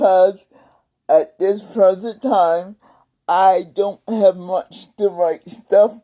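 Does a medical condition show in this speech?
Yes: cerebral palsy; several unnoticed strokes.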